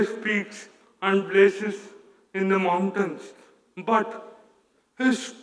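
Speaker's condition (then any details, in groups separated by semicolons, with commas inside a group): Cerebral palsy; hinders speech, sounds childlike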